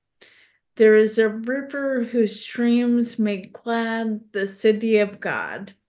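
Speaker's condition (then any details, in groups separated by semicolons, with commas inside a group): ALS; specialist-confirmed diagnosis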